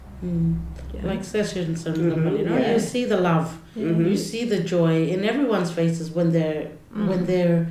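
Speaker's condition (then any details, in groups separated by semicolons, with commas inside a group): No condition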